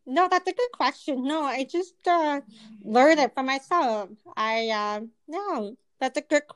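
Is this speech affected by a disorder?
Yes: deafness, cochlear implant; congenital, cause unknown, diagnosed about 6 months, hearing aids until 10, one-sided cochlear implant at 10; 31, implant off at night, static when lying on it, alarm wire under pillow; speech language therapy and EA as child, may not speak clearly.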